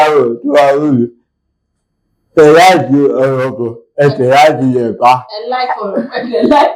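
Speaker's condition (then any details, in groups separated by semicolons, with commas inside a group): Cerebral palsy; from birth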